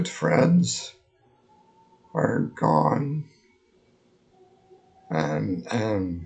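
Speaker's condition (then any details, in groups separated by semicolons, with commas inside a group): Multiple sclerosis; lives in care home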